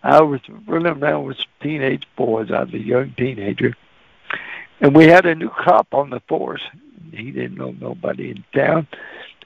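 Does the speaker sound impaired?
Yes: cerebral palsy; walks really funny.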